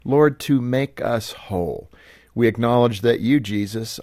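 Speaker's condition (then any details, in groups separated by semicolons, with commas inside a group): No condition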